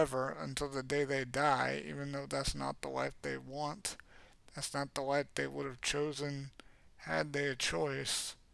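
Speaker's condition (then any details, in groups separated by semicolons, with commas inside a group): Cerebral palsy; has had speech therapy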